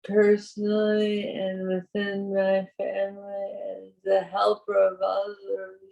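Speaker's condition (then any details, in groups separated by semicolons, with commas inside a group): Parkinson's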